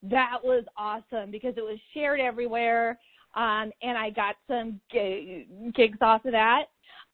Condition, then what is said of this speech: Stuttering. Especially since I am one of the few stuttering female comics in the world.